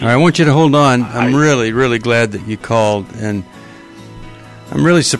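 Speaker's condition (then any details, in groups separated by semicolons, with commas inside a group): No condition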